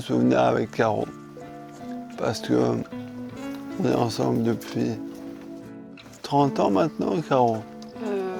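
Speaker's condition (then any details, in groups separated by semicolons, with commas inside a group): Charcot disease (ALS)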